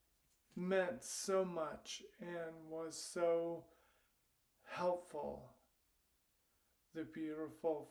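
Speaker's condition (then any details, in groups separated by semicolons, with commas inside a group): Primary lateral sclerosis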